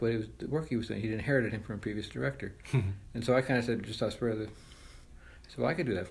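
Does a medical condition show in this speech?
Yes: Parkinson's disease; traveling increasingly difficult.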